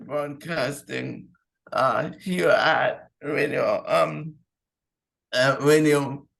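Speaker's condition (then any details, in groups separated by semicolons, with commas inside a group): Cerebral palsy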